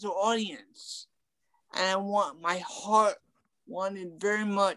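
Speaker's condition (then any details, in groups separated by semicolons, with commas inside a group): Ataxic cerebral palsy; from birth, mild, legs mostly, also arms, walked at about age four; walks short distances, no wheelchair since femur fracture recovery, past physical, occupational, speech therapy; talking affected, tongue affected a little, frequent stuttering in past, improved with speech therapy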